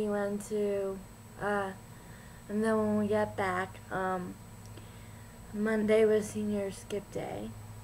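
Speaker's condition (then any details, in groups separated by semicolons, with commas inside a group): Cerebral palsy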